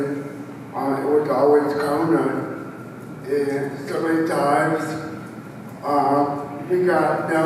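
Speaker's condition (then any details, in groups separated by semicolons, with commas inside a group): Cerebral palsy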